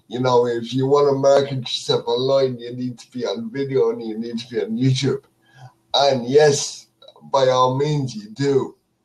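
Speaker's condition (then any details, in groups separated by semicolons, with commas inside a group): Cerebral palsy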